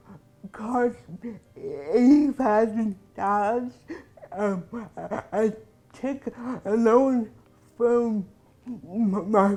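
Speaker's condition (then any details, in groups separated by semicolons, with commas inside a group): Cerebral palsy; present from birth, limited arm and leg mobility; 52 years, cannot walk since 48, needs personal care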